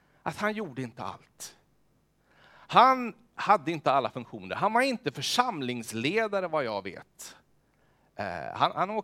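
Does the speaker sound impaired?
No.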